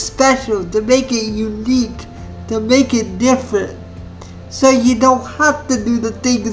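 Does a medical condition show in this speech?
Yes: spastic cerebral palsy.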